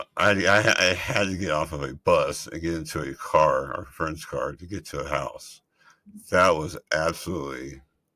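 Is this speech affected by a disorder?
Yes: multiple system atrophy.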